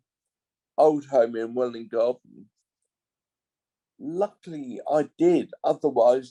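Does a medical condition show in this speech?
Yes: multiple sclerosis.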